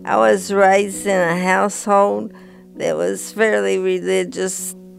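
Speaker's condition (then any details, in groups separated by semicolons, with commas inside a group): Parkinson's disease; onset early 50s, first sign full body tremor and fall, Requip treatment, dose raised over years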